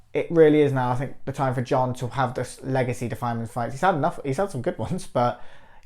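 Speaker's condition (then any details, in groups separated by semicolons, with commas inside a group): No condition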